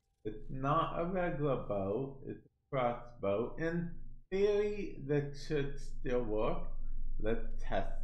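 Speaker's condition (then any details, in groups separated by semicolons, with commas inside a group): Cerebral palsy; affects speech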